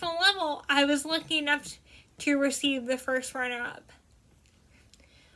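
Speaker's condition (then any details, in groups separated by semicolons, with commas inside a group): Cerebral palsy; spasticity in hands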